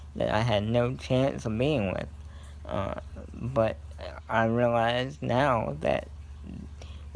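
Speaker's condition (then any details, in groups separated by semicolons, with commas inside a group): Cerebral palsy; scoliosis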